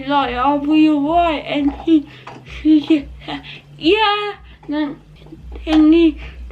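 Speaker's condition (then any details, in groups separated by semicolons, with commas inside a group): Cerebral palsy; not quadriplegic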